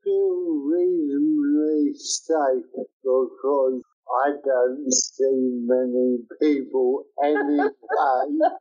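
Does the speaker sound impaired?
Yes: cerebral palsy; from birth.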